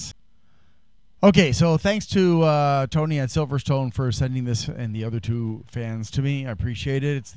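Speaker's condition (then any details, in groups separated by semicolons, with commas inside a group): No condition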